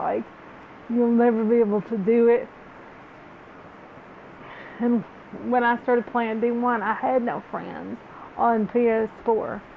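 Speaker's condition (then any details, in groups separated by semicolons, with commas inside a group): Cerebral palsy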